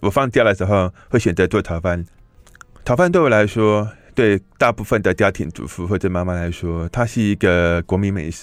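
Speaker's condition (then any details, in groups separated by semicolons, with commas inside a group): Hearing impairment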